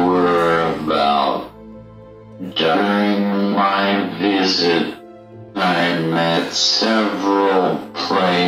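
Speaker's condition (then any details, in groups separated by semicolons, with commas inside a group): ALS; needs help getting out of bed and moving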